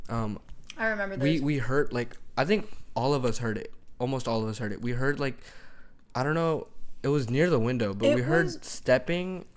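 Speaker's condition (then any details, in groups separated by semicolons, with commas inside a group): No condition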